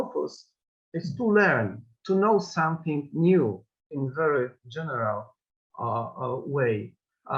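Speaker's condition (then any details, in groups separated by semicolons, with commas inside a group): No condition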